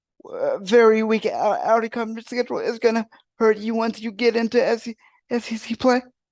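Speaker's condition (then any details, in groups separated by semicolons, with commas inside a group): Cerebral palsy; wheelchair user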